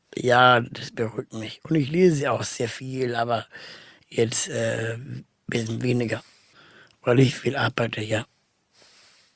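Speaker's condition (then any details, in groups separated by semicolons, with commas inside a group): Down syndrome; trisomy 21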